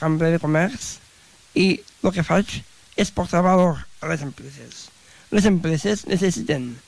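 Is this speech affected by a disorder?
Yes: Down syndrome; needs extra time to understand and process explanations; describes self as very talkative.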